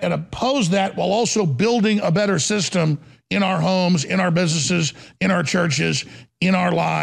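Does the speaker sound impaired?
No.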